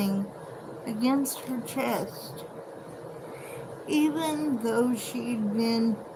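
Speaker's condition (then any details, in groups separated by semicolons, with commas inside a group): Cerebral palsy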